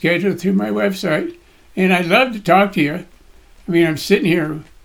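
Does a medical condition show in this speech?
Yes: Parkinson's disease; Parkinson's getting in the way a little, daily cardio and gym workouts.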